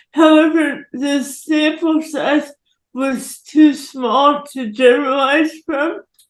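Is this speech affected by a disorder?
Yes: cerebral palsy; forceps birth injury.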